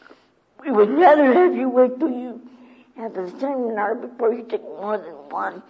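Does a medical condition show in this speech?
Yes: cerebral palsy.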